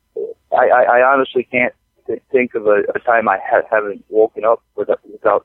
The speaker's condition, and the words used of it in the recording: Stuttering. I don't know what kind of work I can do anymore, given I have one useless leg, stutter like a damn fool.